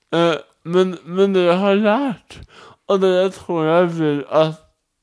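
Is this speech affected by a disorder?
Yes: cerebral palsy; speech difficulties, speech challenges.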